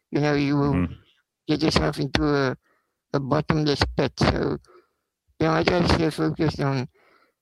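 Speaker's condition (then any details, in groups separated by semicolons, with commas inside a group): Spinal muscular atrophy; takes much longer to take effect; not much treatment available at this stage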